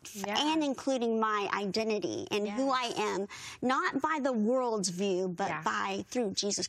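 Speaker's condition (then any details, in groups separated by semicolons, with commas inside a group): Bilateral cleft lip and palate, severe; hard to understand as a child, needed interpreters, singing voice strong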